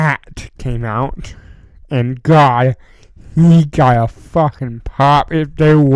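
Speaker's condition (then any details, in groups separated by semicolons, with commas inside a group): Cerebral palsy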